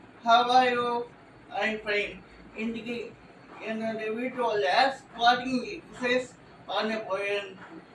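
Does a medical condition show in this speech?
Yes: cerebral palsy.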